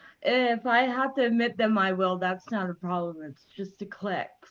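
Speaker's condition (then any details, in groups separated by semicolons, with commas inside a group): Cerebral palsy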